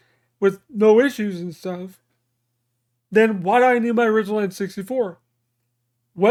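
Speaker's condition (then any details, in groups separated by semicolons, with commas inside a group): Cerebral palsy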